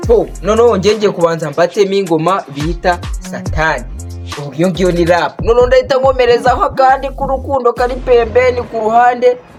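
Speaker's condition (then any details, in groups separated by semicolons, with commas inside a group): No condition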